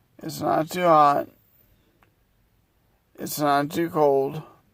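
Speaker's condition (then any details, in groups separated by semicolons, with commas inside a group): Multiple sclerosis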